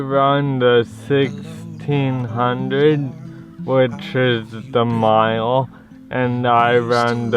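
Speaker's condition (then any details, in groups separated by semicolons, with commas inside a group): Cerebral palsy; affects muscle; runs competitively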